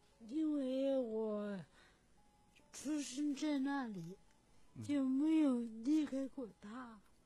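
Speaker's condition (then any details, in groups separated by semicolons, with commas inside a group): Cerebral palsy; unclear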